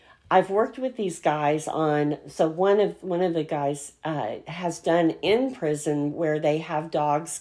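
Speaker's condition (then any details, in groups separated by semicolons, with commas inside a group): Cleft palate; congenital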